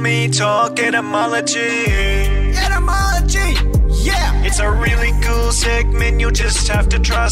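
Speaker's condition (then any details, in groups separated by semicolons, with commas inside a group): No condition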